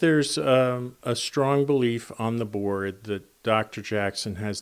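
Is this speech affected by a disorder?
No.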